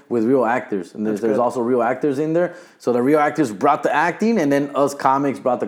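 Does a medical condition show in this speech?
No.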